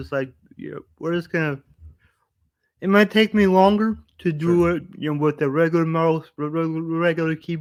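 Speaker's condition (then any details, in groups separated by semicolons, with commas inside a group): Cerebral palsy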